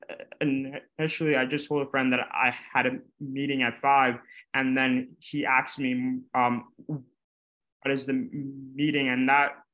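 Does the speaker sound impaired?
Yes: stuttering; stuttering since childhood, expected to persist lifelong; several speech therapy programs gone through, notably at Blank Center, stutters openly; blocks and repetitions; here prolonged sounds.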